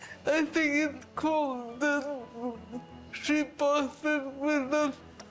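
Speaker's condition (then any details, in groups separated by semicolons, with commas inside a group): Quadriplegic cerebral palsy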